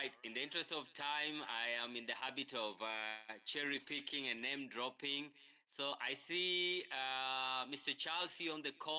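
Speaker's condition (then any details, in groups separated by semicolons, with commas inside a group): No condition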